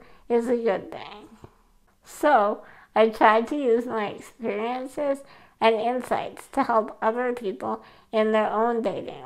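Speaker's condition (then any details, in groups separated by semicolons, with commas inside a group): Spinal muscular atrophy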